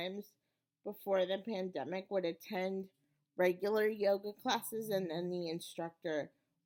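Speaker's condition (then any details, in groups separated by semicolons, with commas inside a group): Cerebral palsy; wheelchair user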